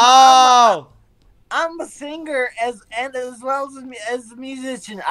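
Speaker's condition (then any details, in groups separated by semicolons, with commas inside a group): Severe traumatic brain injury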